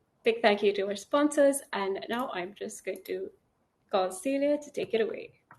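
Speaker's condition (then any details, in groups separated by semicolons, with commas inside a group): No condition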